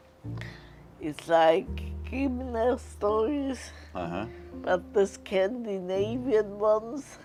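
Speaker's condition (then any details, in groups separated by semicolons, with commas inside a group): Multiple sclerosis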